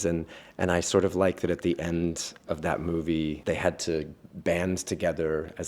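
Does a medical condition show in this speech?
No.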